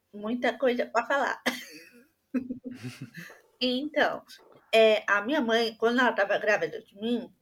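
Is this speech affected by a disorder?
Yes: deafness; congenital, maternal rubella, profound one ear, severe other, hearing aid from 4, no cochlear implant; oralized, uses hearing aid, hears better with severe-loss ear, sign language first language; no speech before diagnosis, only pointing, learned speech with hearing aid and speech therapy, early words incorrect.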